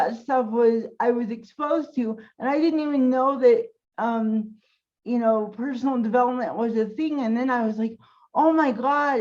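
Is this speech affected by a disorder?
Yes: cerebral palsy.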